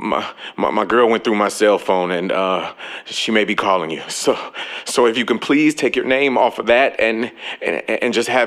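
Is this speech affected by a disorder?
No.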